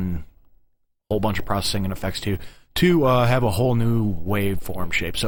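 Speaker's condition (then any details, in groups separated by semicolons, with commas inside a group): No condition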